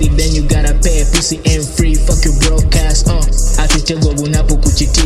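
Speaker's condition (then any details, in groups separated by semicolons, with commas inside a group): No condition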